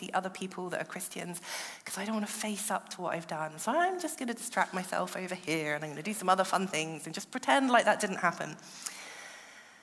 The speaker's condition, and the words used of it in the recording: No condition.